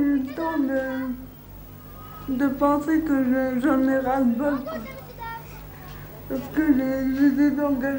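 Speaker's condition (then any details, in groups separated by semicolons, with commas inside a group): Cerebral palsy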